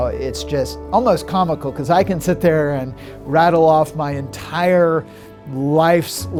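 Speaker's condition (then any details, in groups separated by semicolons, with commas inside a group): No condition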